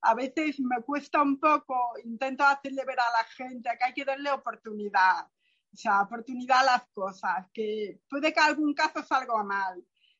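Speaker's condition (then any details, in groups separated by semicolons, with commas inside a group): Profound bilateral hearing loss, post-meningitis profound bilateral sensorineural hearing loss; flat audiogram, hears nothing without implant, other ear unusable, second implant planned at Sierga, masks hinder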